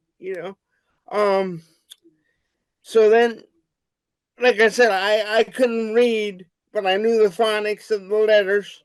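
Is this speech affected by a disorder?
Yes: cerebral palsy; wheelchair user.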